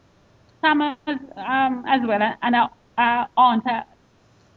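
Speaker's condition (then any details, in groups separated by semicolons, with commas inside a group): Stuttering; stuttering since childhood, familial, father Thomas and an aunt stutter, only one of father's seven children affected; stutters on own first name, uses substitute name, stutters more when upset, feels panic when stuttering; repeated sounds, prolonged sounds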